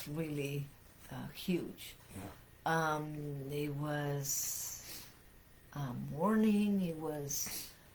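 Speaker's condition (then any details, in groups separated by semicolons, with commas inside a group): No condition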